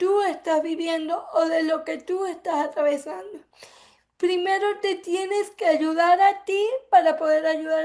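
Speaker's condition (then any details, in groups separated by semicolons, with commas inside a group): Cerebral palsy; affects speech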